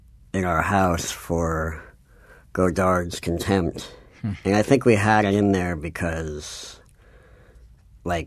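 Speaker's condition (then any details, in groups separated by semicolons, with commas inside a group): Cleft palate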